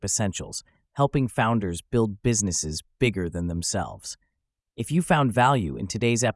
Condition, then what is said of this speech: No condition.